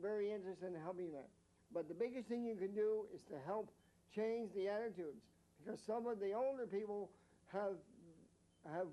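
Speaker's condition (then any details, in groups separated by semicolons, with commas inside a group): Mild cerebral palsy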